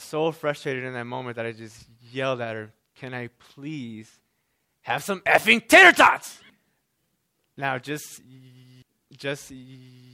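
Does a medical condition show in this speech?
Yes: stuttering; severe lifelong stutter for past 25 years, since early childhood; still stutters; unpredictable difficulty saying simplest sounds, slow speech, slower tongue; here repeated words, blocks.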